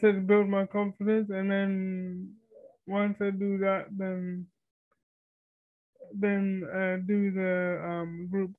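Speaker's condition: Cerebral palsy (quadriplegia); present from birth, wheelchair user, operation when younger

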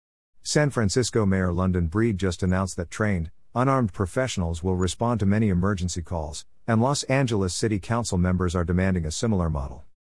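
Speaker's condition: No condition

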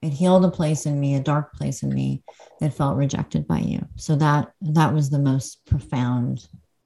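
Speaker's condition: Cleft lip and palate; congenital

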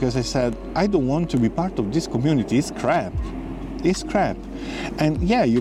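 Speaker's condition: No condition

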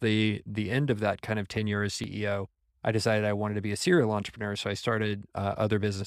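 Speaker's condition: No condition

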